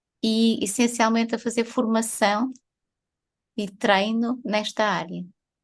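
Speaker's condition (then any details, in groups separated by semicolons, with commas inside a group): No condition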